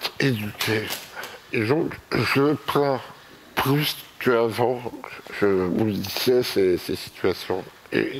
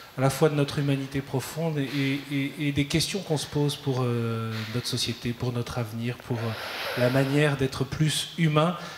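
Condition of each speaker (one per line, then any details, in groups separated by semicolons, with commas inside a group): Myopathy; caused tetraplegia, wheelchair user; progressed over time
No condition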